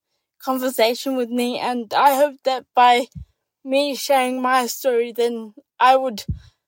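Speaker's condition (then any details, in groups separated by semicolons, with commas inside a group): Cerebral palsy; complex medical needs from childhood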